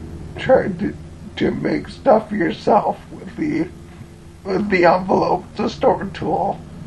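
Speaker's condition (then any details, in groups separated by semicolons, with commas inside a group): Cerebellar ataxia from brain tumour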